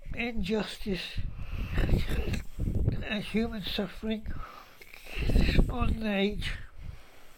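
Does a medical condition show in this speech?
Yes: motor neurone disease; declining health and disability, housebound; terminal illness.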